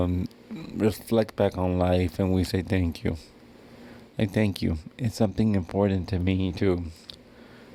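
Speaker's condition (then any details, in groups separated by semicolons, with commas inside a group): Cerebral palsy; wheelchair user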